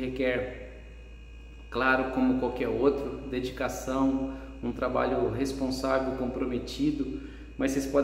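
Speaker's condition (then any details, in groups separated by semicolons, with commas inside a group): No condition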